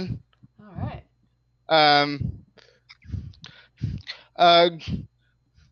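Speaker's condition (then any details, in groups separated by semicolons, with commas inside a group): Cerebral palsy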